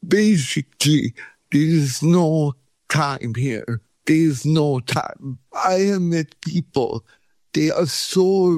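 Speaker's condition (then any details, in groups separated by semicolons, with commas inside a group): Cerebral palsy; cramps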